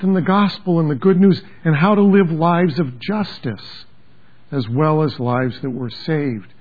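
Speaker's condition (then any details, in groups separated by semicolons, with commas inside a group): No condition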